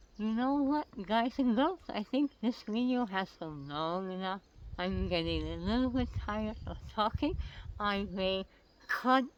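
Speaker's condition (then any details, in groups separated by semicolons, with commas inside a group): Oral cancer; tracheostomy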